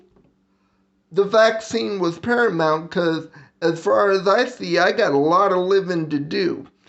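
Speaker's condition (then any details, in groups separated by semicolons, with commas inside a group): Cerebral palsy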